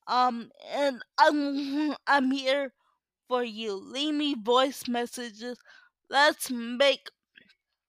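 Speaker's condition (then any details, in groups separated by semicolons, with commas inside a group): Cerebral palsy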